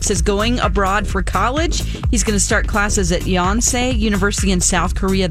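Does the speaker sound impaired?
No.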